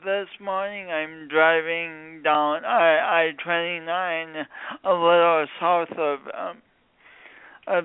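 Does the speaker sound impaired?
Yes: speech impediment from birth injury; born few weeks early.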